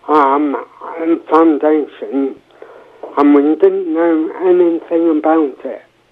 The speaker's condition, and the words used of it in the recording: Cerebral palsy. Then I came out and I suffered with slight cerebral palsy, which obviously affects my speech and my coordination.